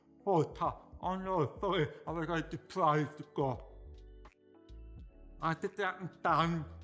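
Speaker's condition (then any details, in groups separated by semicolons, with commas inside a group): Profound deafness; profound lifelong deafness, 100% deaf, hearing aids and cochlear implant do not work; cannot hear anything, relies on lip reading and signing with hand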